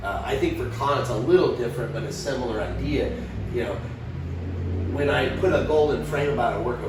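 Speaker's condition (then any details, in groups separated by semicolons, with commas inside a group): No condition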